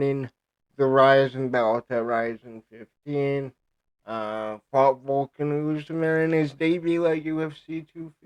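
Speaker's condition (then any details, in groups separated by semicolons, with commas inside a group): Cerebral palsy; speech affected by cerebral palsy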